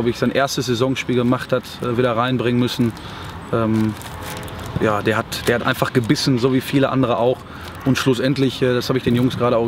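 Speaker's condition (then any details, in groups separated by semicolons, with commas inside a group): No condition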